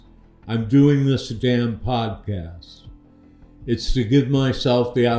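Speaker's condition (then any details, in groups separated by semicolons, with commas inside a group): Parkinson's disease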